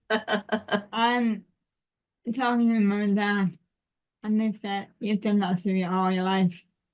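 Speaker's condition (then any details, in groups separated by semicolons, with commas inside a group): Cerebral palsy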